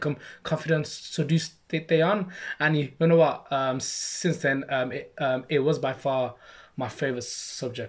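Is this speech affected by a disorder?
Yes: stammer; stammer since childhood, mocked and imitated by other kids from primary school; age 26, saying own name takes a long time; struggles saying own name, stammers less with put-on Birmingham accent or exaggerated speech; here prolonged sounds.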